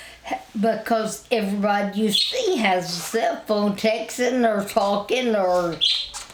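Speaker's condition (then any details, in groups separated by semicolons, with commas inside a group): Spinal ataxia; wheelchair user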